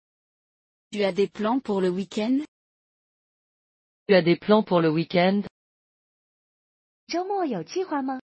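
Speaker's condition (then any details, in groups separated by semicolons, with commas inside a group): No condition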